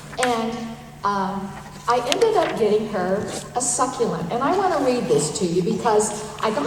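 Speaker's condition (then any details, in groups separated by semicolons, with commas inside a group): No condition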